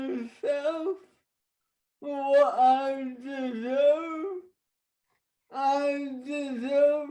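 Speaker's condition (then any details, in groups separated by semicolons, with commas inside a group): Traumatic brain injury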